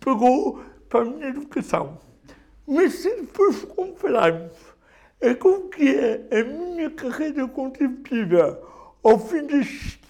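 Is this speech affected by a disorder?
Yes: cerebral palsy; listeners wrongly assume intellectual deficit.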